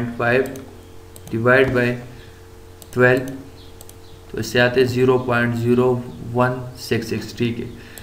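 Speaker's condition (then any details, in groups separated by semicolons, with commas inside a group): No condition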